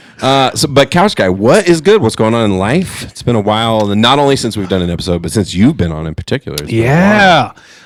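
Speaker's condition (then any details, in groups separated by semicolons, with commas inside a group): No condition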